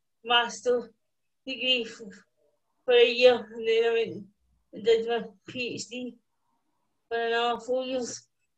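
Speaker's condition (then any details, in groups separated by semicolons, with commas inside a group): Cerebral palsy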